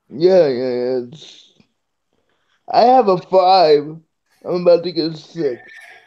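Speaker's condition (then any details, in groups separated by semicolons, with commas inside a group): Cerebral palsy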